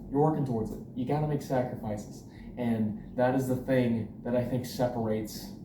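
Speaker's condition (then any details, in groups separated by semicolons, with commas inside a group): No condition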